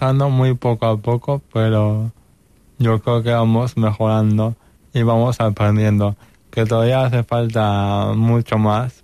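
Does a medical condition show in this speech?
Yes: cerebral palsy.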